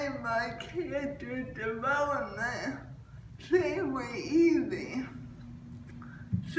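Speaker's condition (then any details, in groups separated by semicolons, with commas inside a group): Cerebral palsy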